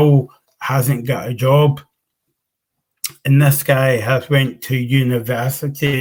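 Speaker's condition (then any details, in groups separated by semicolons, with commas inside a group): Cerebral palsy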